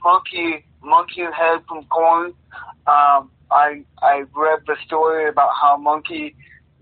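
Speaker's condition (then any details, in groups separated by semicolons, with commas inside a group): Cerebral palsy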